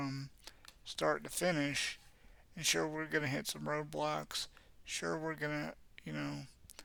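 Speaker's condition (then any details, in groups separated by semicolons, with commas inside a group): Cerebral palsy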